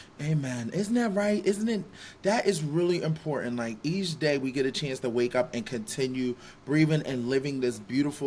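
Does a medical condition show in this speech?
No.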